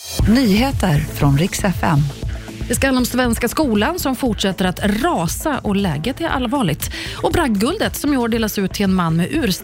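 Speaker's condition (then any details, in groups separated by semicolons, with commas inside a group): No condition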